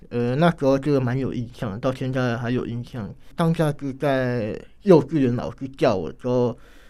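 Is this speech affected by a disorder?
Yes: hearing loss; moderate bilateral hearing loss, acquired in kindergarten when a bigger child bumped ear, normal before; in-the-ear hearing aids both ears, no cochlear implant, misses fast teacher speech, removes aids in noise.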